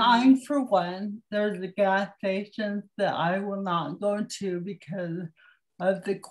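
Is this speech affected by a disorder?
Yes: cerebral palsy.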